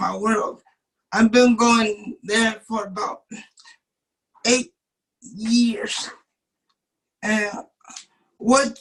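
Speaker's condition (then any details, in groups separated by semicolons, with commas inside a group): Cerebral palsy; uses wheelchair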